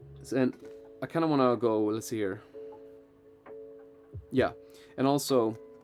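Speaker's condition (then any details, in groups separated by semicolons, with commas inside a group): No condition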